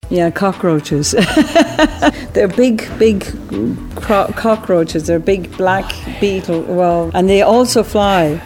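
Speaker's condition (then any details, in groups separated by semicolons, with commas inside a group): No condition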